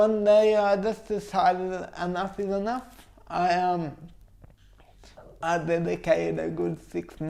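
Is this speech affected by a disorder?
Yes: cerebral palsy.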